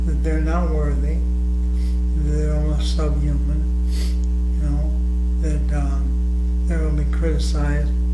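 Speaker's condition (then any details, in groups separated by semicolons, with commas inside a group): ALS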